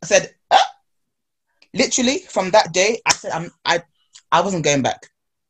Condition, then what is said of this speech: Stuttering. So it basically, it makes me control how I talk so that my bar doesn't get caught on my teeth.